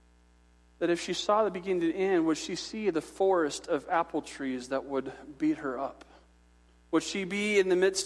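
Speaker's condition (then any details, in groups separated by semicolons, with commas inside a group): No condition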